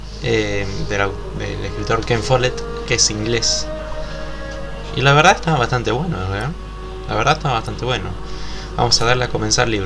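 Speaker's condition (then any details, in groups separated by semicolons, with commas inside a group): No condition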